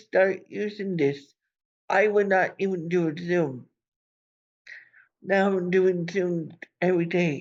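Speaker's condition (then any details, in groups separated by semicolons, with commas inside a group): Cerebral palsy; from birth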